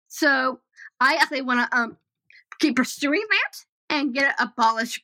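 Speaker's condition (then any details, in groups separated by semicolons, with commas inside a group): Down syndrome; developmental disability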